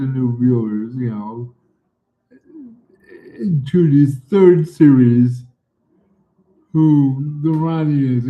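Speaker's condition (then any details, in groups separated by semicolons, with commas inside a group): Cerebral palsy; from birth, cannot type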